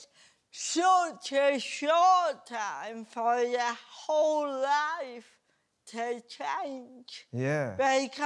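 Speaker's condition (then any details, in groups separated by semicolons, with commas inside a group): Cerebral palsy; birth asphyxia, 15 minutes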